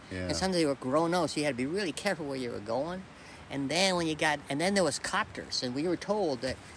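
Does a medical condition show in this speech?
No.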